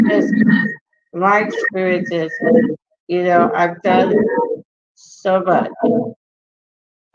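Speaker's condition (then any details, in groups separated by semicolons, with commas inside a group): Muscular dystrophy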